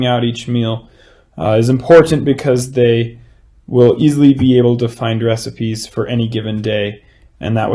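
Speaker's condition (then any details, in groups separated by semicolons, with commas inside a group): No condition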